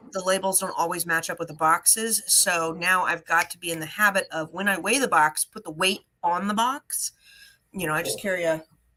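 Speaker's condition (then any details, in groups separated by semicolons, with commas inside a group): No condition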